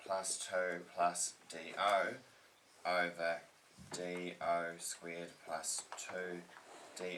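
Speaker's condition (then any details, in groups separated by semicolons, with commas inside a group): No condition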